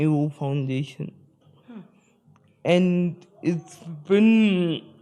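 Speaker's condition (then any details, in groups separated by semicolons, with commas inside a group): Spastic cerebral palsy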